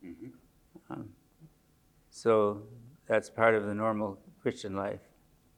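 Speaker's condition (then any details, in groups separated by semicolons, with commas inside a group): Parkinson's disease; age 74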